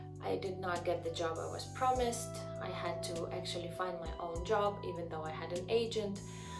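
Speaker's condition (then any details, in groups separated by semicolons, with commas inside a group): No condition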